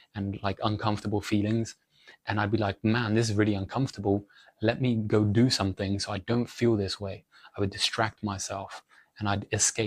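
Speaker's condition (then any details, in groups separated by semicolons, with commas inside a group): No condition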